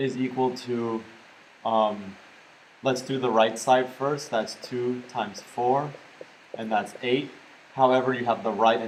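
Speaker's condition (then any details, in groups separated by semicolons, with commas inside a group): No condition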